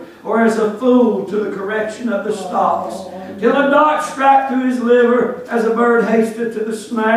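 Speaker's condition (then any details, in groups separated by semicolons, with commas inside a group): No condition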